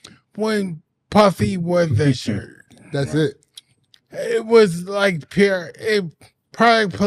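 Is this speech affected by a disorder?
Yes: anoxic brain injury.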